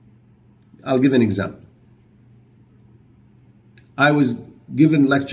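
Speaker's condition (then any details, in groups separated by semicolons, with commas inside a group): No condition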